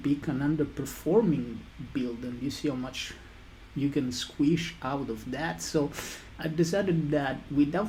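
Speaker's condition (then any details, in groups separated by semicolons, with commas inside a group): No condition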